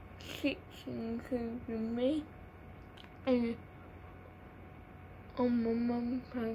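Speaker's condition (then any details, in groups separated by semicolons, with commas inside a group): Cerebral palsy; from birth, delivery timing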